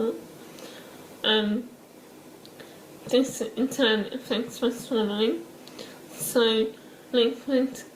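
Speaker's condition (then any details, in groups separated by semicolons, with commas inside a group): Myasthenia gravis; facial muscles and tongue affected, eye symptoms; symptoms at worst, recovers after brief rest; tongue weakness affects pronunciation, worsens with talking, nasal, swallowing, breathing affected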